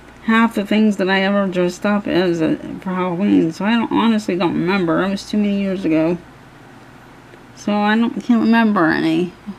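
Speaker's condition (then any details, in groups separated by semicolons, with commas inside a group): Cerebral palsy; hands affected, shaking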